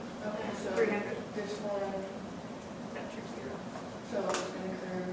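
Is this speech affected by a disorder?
No.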